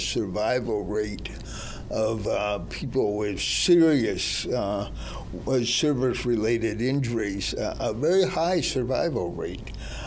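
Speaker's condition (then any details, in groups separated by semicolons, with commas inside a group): Cerebral palsy; present from birth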